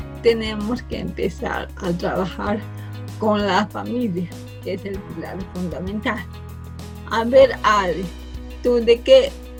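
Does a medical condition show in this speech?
Yes: cerebral palsy from birth.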